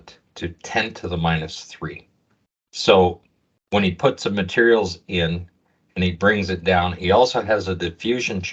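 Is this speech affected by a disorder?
No.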